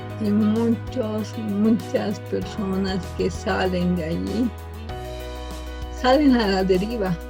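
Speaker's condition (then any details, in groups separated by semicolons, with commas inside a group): Cerebral palsy from birth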